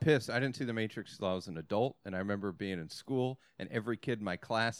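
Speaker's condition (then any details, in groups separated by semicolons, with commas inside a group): No condition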